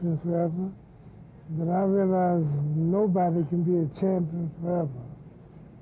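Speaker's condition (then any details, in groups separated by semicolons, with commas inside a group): Parkinson's syndrome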